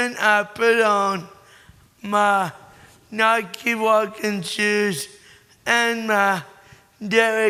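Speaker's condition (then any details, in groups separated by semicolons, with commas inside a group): Cerebral palsy; born premature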